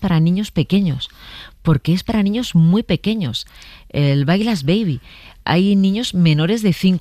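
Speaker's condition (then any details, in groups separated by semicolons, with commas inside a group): No condition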